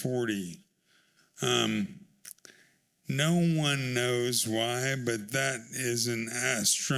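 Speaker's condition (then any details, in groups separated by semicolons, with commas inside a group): ALS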